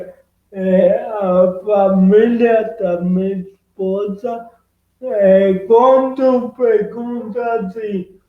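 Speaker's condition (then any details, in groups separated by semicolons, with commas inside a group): Cerebral palsy; present from birth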